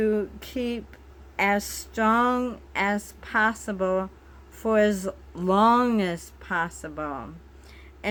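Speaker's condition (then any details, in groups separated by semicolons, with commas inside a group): Bulbar ALS; bulbar onset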